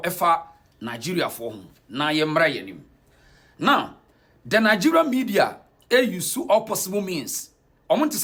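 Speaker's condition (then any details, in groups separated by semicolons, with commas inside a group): No condition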